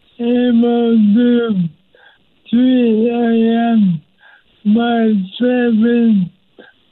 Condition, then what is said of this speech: ALS (motor neuron disease). He's able to type with his eyes.